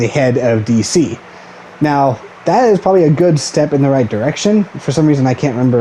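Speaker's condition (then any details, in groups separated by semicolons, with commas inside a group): No condition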